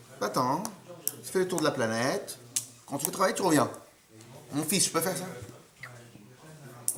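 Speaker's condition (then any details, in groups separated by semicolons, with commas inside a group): No condition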